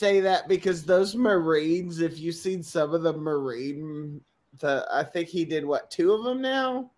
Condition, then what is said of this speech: None; typical speech.